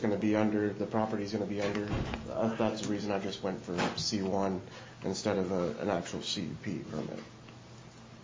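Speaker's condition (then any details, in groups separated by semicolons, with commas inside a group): No condition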